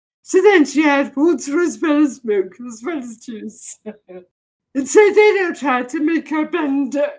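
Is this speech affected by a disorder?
Yes: deafness, severe; progressive, hard of hearing to partially deaf to current level, brain misinterprets sounds and speech, also visually impaired; can hardly understand speech, vocabulary partly picked up from reading.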